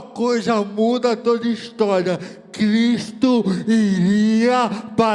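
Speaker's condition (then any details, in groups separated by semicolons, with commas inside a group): Cerebral palsy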